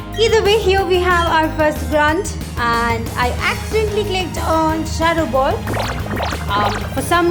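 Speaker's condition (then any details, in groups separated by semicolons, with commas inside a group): No condition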